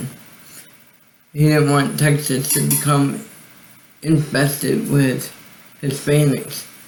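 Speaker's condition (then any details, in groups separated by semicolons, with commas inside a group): Cerebral palsy; voice sound affected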